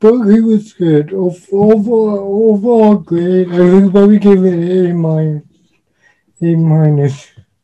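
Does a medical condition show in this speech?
Yes: cerebral palsy; present from birth, uses wheelchair.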